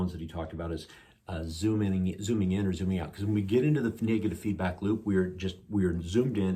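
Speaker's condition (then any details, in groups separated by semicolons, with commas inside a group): No condition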